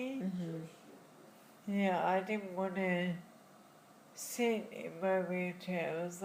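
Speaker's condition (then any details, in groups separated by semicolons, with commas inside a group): Friedreich's ataxia; diagnosed in childhood; wheelchair since teens, about 18 years since diagnosis, progressive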